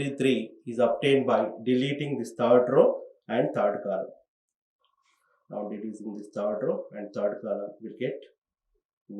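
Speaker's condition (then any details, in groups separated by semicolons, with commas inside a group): No condition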